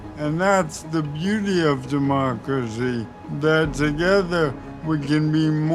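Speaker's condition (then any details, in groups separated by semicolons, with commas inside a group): ALS; uses wheelchair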